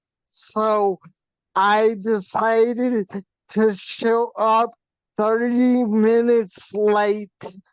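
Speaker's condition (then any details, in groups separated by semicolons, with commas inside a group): Facial paralysis from hydrocephalus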